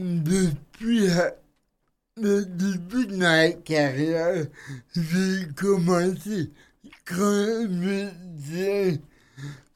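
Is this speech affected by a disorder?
Yes: cerebral palsy; from birth, drives a truck, does almost everything in own way; self-described as speaking a bit oddly, host says speech not odd at all.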